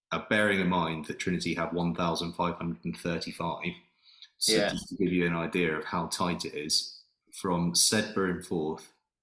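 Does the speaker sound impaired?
No.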